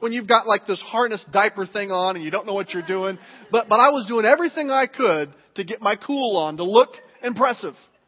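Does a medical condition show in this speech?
No.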